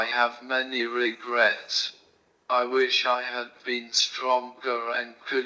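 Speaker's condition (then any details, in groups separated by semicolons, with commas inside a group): Motor neurone disease; right hand onset, spread to arms, legs, foot drop; 10 years, slow progression, wheelchair, ventilator, drug trial; speech and breathing affected, cannot breathe unaided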